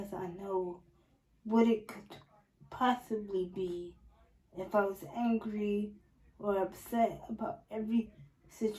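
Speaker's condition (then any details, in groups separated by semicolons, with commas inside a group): Spastic quadriplegic cerebral palsy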